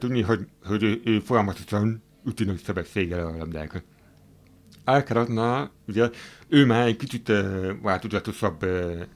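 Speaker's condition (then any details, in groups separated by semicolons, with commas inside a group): Hearing impairment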